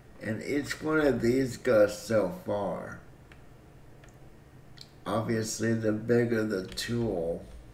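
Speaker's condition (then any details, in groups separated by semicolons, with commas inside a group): Cerebral palsy; breathing fine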